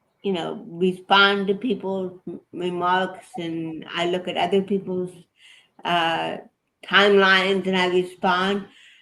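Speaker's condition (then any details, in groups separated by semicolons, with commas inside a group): Cerebral palsy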